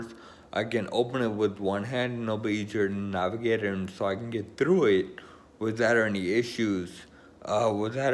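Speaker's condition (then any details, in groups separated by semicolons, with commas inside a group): Friedreich's ataxia; electric wheelchair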